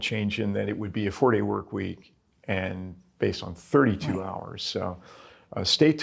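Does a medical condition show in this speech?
No.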